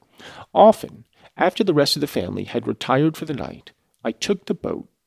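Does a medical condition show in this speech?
No.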